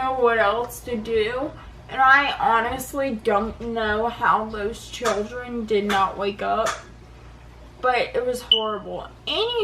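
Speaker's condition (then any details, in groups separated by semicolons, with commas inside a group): Cerebral palsy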